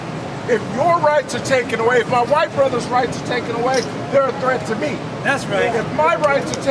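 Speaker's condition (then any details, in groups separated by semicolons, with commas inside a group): No condition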